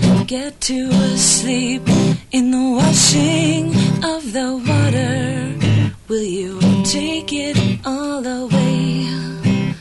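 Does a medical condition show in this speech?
No.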